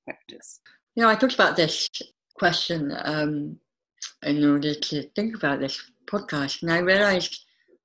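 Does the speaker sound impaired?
Yes: cleft palate speech impediment, mild; cleft palate from birth, childhood repair, facial deformities, childhood operations, long immobilization, relearned walking; slight speech impediment from cleft palate.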